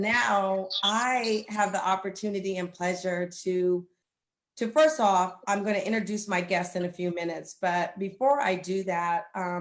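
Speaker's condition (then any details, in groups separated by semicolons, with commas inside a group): No condition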